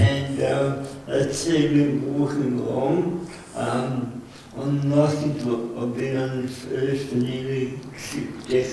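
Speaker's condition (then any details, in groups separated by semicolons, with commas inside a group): Cerebral palsy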